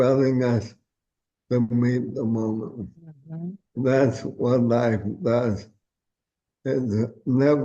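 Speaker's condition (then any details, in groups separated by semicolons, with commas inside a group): ALS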